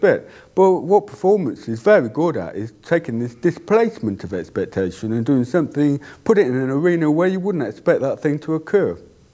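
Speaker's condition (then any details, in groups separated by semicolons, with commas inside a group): Deafness; cannot hear own voice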